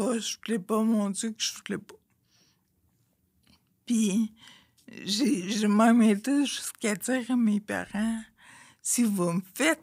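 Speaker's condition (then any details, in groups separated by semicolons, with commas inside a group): Friedreich's ataxia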